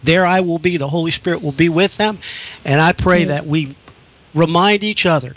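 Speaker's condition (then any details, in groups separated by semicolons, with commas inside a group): No condition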